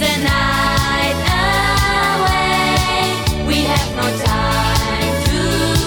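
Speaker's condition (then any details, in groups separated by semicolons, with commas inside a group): No condition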